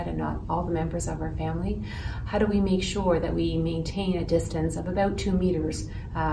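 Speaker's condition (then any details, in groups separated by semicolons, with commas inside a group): No condition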